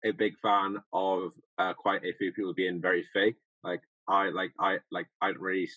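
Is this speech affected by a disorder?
Yes: stutter; persistent stutter that does not fade, ongoing long-term self-management; much improved but still present, self-managed with rhythmical thinking pacing and tongue twisters; repeats parts of words, blocks on words, stuck on certain sounds, worse with stress, slows to beat; here repeated words, prolonged sounds.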